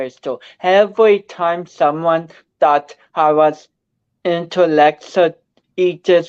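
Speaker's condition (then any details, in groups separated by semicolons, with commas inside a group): Cerebral palsy; speech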